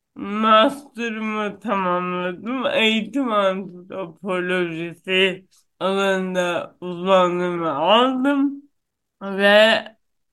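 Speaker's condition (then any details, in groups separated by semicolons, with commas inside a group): Cerebral palsy; affects gross and fine motor muscle systems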